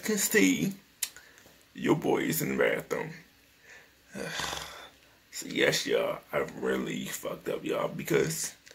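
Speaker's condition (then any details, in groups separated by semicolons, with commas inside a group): Cerebral palsy; speech is not the best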